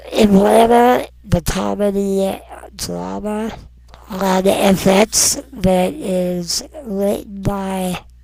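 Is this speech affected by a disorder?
Yes: non-progressive muscular dystrophy.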